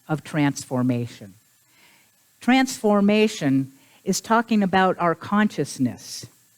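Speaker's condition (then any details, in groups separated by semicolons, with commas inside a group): No condition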